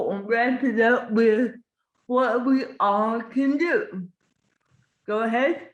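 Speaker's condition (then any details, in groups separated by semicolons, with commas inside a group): Cerebral palsy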